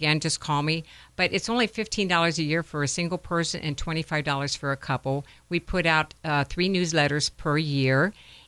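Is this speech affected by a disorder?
No.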